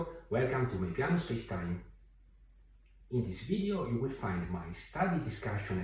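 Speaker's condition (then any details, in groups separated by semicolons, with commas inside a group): No condition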